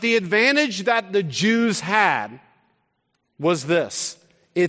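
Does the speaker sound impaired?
No.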